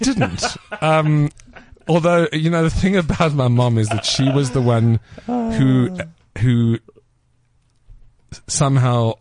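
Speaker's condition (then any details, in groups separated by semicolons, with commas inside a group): Stutter; stutter since childhood, bad in youth, shy, feared speaking e.g. ordering in restaurants; stutter still present in adulthood, no longer feared or a handicap; noticeably slows speech, worse under stress, less when relaxed; repeated words, prolonged sounds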